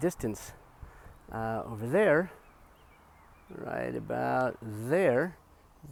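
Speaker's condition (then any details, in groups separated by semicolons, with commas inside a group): No condition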